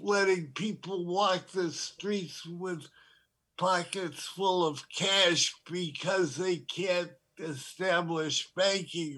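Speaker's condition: Parkinson's disease; tremor

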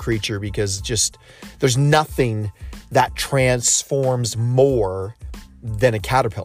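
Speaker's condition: No condition

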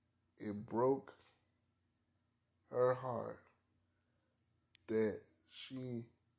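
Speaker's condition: Cerebral palsy, spastic quadriparesis

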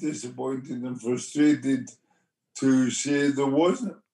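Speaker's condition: Motor neurone disease; onset with left hand weakness, speech therapists offered

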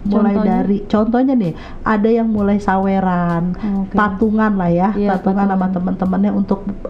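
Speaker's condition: No condition

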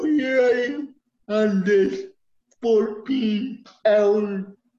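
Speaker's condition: Cerebral palsy; uses wheelchair

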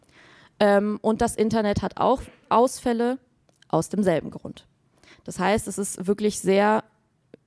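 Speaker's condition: No condition

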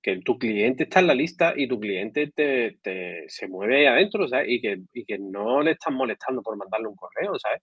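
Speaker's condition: No condition

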